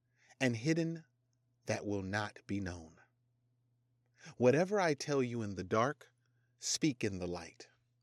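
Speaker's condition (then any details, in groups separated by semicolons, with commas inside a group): No condition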